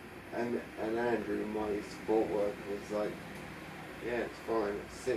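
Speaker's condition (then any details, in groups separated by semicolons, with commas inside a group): Traumatic brain injury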